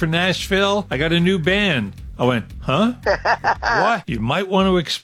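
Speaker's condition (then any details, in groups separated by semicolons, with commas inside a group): No condition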